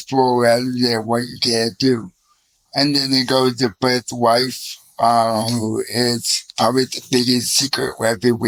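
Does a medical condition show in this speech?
Yes: cerebral palsy, spastic.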